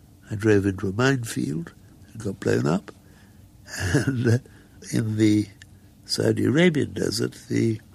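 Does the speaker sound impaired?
Yes: muscular dystrophy; progressive, death predicted at 16 but now nearly 70, wheelchair user, walked earlier; gradually able to do less, helped around by carers.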